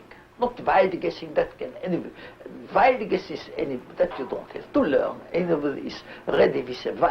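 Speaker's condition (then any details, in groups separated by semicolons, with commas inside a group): No condition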